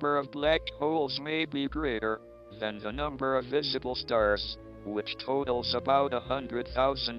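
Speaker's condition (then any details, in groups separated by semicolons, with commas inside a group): ALS, speech-generating device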